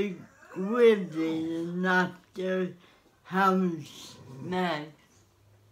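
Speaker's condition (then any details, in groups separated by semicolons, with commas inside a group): Cerebral palsy; spastic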